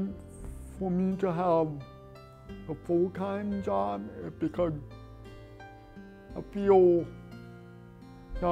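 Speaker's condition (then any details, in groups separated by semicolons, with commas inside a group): Cerebral palsy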